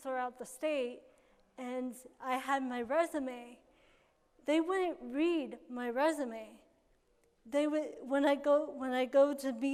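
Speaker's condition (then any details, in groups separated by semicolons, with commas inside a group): Cerebral palsy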